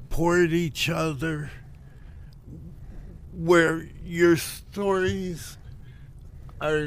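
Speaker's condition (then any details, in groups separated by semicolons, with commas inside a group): Parkinson's disease; childhood accident with disability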